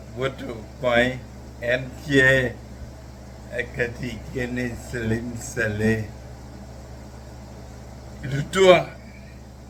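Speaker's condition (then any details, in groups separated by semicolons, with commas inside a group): Neurological disease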